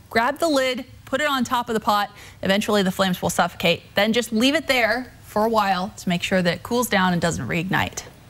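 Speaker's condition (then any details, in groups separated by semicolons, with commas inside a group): No condition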